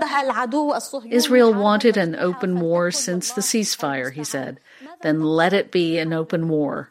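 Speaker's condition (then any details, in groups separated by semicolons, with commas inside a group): No condition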